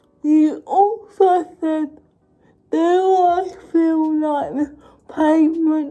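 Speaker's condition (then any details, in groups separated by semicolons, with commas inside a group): Cerebral palsy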